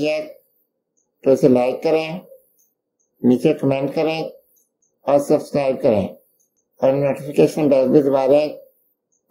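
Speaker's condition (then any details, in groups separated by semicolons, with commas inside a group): Duchenne muscular dystrophy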